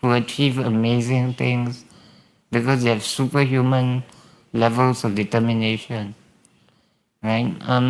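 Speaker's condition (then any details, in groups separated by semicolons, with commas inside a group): Spinal muscular atrophy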